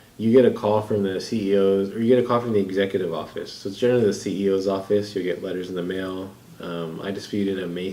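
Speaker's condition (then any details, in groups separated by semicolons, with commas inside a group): No condition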